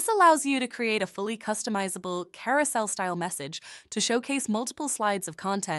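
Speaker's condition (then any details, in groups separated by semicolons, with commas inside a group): No condition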